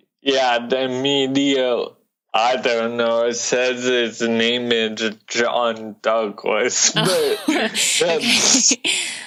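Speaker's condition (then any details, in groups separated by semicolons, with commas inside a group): Cerebral palsy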